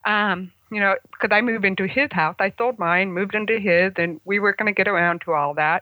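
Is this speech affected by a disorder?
Yes: congenital hearing loss, congenital, about 75% hearing loss.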